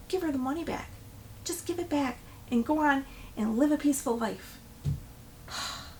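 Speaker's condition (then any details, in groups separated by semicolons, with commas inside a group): No condition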